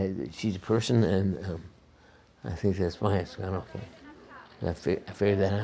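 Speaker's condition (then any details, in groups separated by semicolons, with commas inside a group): Parkinson's disease; diagnosed at 29, over three decades since diagnosis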